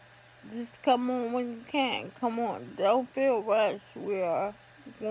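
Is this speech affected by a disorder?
Yes: ALS.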